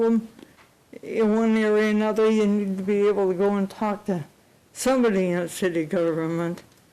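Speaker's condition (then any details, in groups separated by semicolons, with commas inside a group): Cerebral palsy; unable to type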